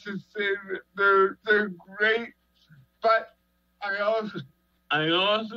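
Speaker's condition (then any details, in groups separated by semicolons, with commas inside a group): Cerebral palsy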